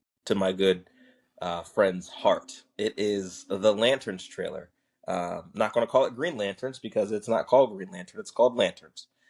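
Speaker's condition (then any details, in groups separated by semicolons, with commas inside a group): No condition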